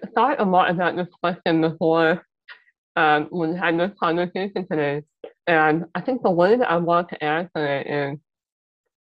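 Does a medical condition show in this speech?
Yes: muscular dystrophy; spontaneous mutation, not inherited, present from birth, power wheelchair user, hard of hearing, needs captions; mild speech impairment.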